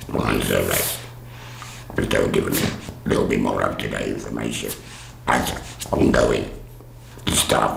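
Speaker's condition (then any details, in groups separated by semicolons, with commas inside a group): Laryngectomy; still has voice after operation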